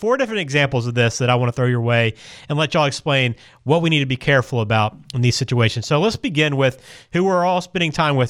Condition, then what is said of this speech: None; typical speech.